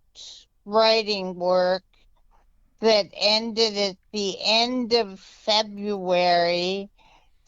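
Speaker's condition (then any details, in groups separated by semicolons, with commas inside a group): Multiple sclerosis; diagnosed at age 17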